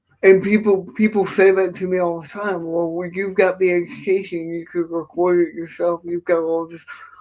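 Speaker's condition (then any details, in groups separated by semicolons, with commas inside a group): Cerebral palsy; affects speech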